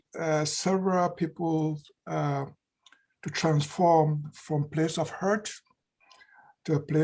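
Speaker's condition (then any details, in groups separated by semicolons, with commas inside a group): No condition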